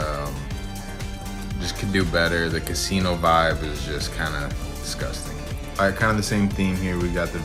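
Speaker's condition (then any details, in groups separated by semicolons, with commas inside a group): No condition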